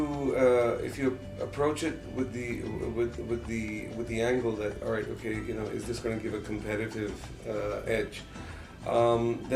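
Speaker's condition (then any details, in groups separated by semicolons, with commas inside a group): No condition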